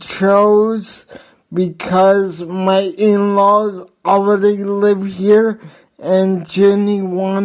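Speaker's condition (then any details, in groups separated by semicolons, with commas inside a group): Hydrocephalus with shunt failure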